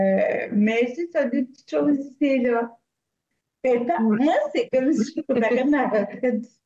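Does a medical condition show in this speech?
Yes: cerebral palsy; shows a little in voice.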